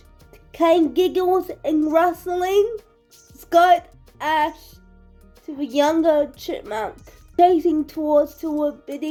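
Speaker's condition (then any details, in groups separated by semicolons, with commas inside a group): Cerebral palsy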